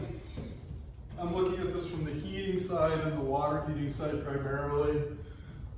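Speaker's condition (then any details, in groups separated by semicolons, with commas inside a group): No condition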